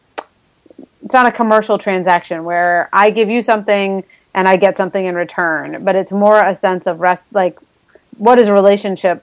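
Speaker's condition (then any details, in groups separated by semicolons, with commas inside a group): No condition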